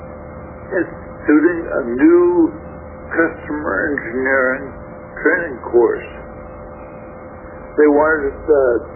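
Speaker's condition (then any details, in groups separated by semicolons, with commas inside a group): Stroke affecting throat muscles; last small stroke affected throat muscles, tough time talking, listener says speech sounds fine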